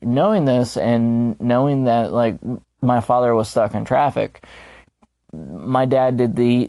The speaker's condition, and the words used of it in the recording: Stuttering. I struggle with a speech impediment, that I stutter, and on a daily basis,